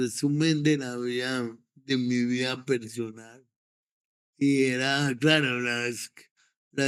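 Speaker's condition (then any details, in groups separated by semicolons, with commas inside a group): Cerebral palsy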